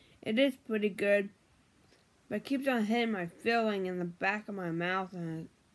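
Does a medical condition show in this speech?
Yes: brain injury; memory problems.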